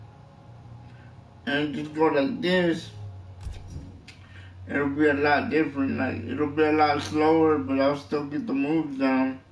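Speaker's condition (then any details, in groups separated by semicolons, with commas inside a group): Cerebral palsy; with scoliosis, unable to walk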